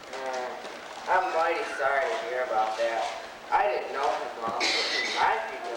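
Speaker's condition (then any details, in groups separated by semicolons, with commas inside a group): No condition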